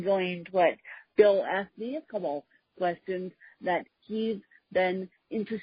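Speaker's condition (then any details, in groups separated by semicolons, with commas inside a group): Cerebral palsy, mixed, moderate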